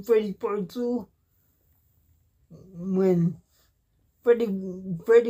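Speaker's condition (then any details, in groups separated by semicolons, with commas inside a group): Cerebral palsy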